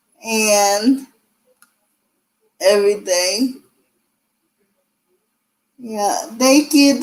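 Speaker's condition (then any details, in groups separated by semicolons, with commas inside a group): Cerebral palsy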